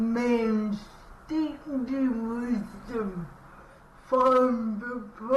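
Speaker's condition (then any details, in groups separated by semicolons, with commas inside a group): Cerebral palsy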